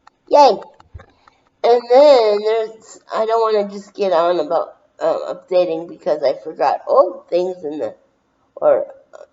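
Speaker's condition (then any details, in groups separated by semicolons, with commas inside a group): Brain injury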